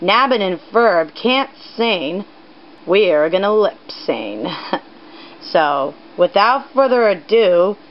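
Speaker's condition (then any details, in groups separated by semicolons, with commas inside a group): No condition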